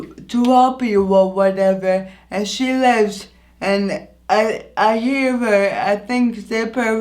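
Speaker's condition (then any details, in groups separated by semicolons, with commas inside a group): Anoxic brain injury; injury affects voice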